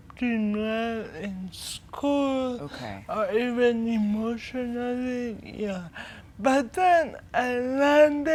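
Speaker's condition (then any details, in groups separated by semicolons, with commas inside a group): Cerebral palsy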